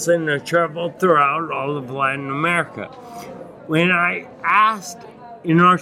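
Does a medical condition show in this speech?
Yes: acquired ataxia with dysarthria; Lance-Adams syndrome, brain damage after Legionnaires' pneumonia from contaminated jacuzzi, 12-day induced coma, onset at 39; not progressive, myoclonus, impaired balance and hand coordination, no cure or medication offered; hard to speak and articulate, chest heaviness when speaking, bites tongue 2-3 times daily eating.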